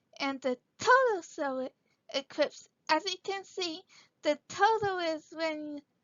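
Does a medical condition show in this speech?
Yes: cerebral palsy.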